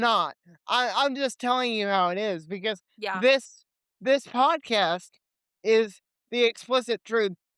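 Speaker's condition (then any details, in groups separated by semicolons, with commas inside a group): Cerebral palsy; limited mobility, legs; age 28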